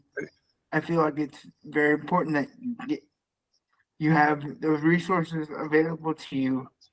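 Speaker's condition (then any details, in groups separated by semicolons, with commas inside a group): Cerebral palsy; quadriplegia, all four limbs, from birth, brain oxygen loss; lifelong therapy, movement getting harder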